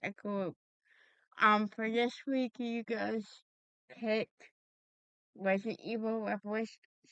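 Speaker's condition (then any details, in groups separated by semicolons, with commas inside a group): Cerebral palsy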